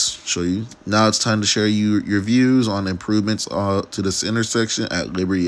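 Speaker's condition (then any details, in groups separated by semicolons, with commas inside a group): No condition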